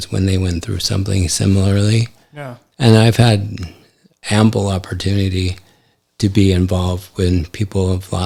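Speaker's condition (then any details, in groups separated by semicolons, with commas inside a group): ALS; affects hand function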